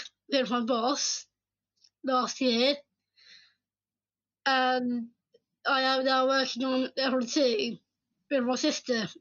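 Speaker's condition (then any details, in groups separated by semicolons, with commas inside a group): Down syndrome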